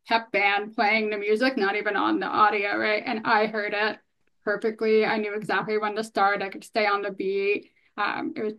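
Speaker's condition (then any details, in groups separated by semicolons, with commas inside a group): Hearing loss, bilateral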